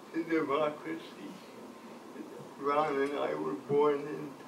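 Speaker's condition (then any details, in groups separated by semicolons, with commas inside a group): Cerebral palsy; from birth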